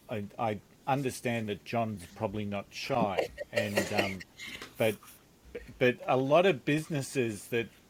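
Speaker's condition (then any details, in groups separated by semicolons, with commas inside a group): No condition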